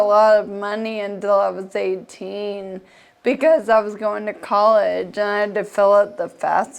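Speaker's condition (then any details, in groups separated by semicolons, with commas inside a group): Friedreich's ataxia; voice sounded abnormal from onset, mistaken for drunk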